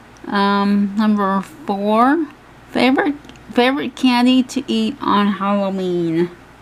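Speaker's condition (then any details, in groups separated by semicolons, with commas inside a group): Cerebral palsy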